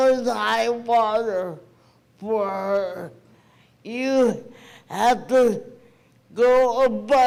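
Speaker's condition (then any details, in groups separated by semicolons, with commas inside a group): Cerebral palsy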